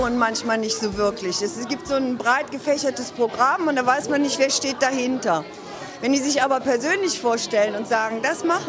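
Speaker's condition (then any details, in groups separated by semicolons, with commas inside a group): No condition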